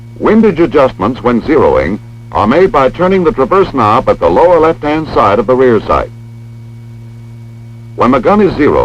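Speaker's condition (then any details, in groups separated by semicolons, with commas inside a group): No condition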